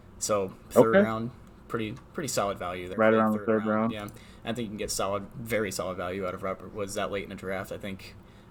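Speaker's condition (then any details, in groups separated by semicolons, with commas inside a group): No condition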